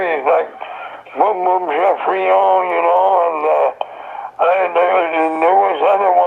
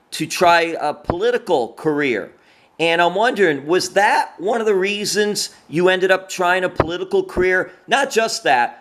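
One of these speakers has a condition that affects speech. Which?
The first: throat cancer; survivor.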